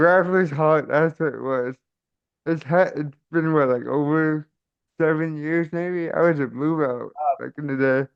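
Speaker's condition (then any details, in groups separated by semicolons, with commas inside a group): Cerebral palsy; caused by stroke at birth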